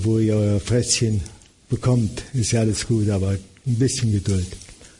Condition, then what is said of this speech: Parkinson's disease. Könnt ihr ein bisschen die Stimme bei ihm ein klein bisschen lauter machen?